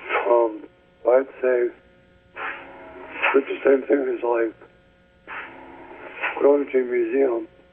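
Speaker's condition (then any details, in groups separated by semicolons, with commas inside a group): ALS; speech getting worse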